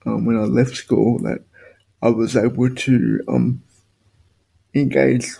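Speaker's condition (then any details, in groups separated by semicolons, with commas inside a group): Spastic quadriplegic cerebral palsy; all four limbs affected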